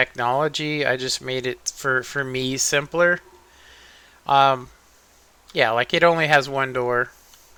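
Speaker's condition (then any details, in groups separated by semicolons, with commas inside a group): No condition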